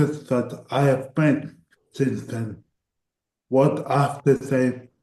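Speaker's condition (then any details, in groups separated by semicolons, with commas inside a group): Cerebral palsy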